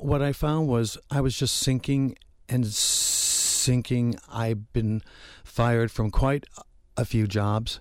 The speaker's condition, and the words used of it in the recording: Stuttering. I'm sure folks can tell I have a little stutter.